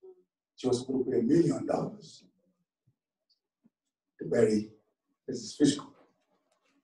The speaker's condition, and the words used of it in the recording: No condition.